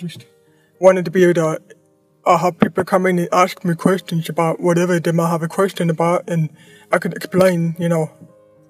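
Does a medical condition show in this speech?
Yes: deafblindness; retinoblastoma from birth, eyes removed, prosthetic eyes, worsening hearing loss from age one, cause unknown; two cochlear implants, hears via driver's microphone, formerly hearing aids barely hearing, sign language, braille; no early speech, speech pathologist Vicky, felt lips and throat, speaking at seven, initially unclear.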